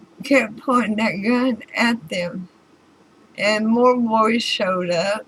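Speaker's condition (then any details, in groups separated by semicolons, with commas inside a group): Throat cancer radiation damage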